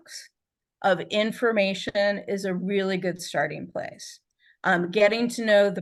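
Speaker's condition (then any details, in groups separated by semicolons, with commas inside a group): No condition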